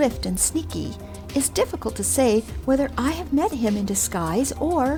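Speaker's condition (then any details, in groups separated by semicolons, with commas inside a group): No condition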